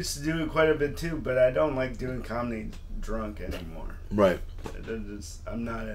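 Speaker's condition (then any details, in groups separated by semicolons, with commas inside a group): Cerebral palsy; present since birth; lifelong atypical speech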